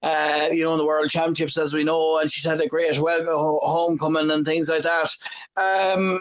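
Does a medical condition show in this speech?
No.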